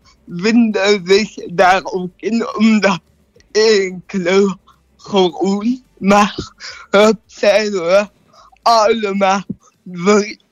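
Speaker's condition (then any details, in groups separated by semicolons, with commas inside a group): Cerebral palsy; neurological condition, brain injury acquired around birth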